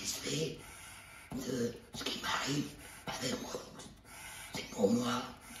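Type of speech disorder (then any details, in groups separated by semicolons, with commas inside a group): Speech with a voice prosthesis; total laryngectomy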